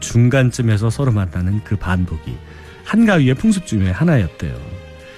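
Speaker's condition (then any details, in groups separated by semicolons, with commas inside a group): No condition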